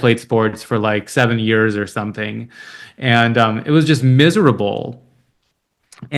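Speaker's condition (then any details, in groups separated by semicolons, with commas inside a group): No condition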